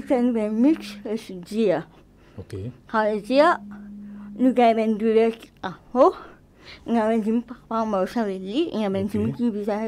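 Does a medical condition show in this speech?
Yes: cerebral palsy.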